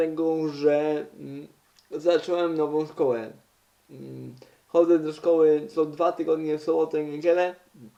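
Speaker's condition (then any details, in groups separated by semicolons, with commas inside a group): Cerebral palsy; uses wheelchair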